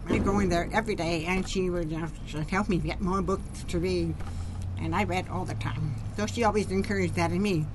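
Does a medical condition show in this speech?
Yes: deafness; genetic hereditary nerve deafness, born hearing or hard of hearing, profoundly deaf by age five; deaf-sounding voice, mistaken for drunk slurring, sometimes taken as German accent, speech learned while hearing.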